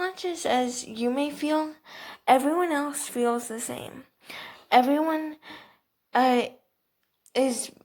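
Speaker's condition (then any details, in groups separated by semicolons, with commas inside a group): Cerebral palsy, athetoid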